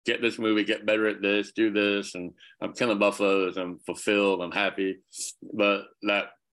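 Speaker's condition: Cleft palate; congenital, severe

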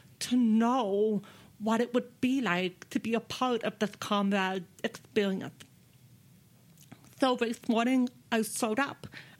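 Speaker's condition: Deafness; speaks with own voice

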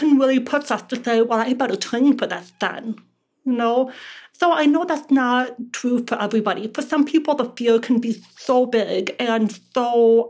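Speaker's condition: Deafness; relies on lip reading

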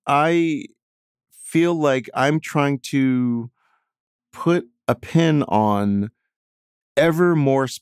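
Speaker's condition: No condition

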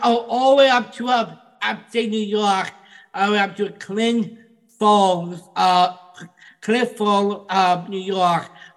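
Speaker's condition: Down syndrome; intestinal bypass surgery on day three

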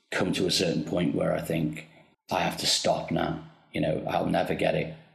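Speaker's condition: No condition

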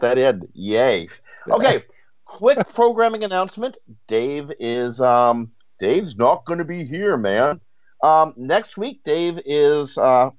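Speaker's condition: No condition

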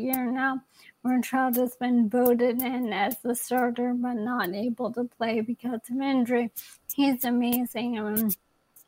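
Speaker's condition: ALS; young onset, young woman living with ALS

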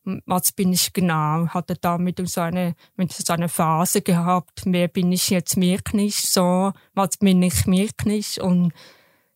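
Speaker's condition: Deafness; congenital profound hearing loss to deafness

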